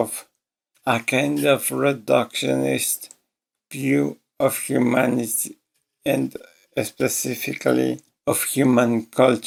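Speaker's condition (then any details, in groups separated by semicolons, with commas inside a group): ALS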